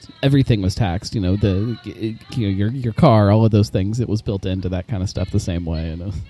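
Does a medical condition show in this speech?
No.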